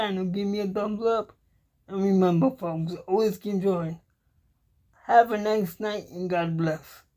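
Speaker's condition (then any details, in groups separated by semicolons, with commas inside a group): Cerebral palsy; cannot walk, uses wheelchair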